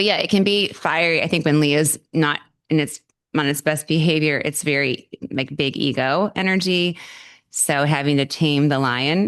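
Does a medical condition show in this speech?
No.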